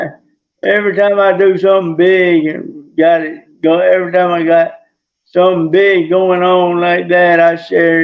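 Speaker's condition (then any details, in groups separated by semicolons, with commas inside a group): Traumatic brain injury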